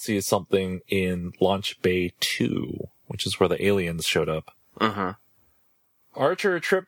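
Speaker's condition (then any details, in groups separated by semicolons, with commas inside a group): No condition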